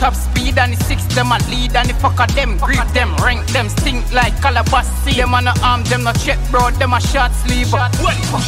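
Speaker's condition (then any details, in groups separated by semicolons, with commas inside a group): No condition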